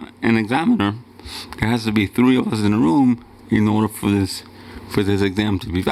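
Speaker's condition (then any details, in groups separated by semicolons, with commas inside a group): Cerebral palsy; wheelchair user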